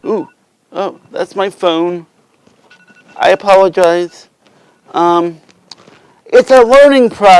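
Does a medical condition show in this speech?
Yes: cerebral palsy.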